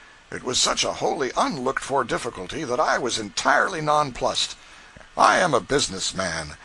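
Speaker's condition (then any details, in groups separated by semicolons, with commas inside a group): No condition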